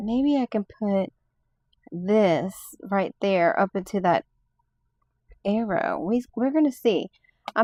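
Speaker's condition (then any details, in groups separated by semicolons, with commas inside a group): No condition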